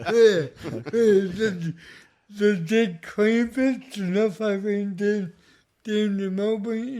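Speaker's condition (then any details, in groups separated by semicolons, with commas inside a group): Cerebral palsy; speech noticeably affected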